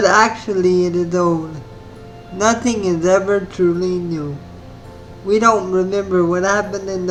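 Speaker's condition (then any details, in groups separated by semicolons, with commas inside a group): Spastic cerebral palsy; spastic form, quadriplegic, hands affected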